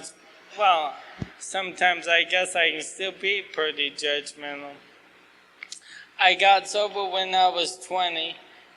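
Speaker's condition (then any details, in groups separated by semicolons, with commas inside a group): ALS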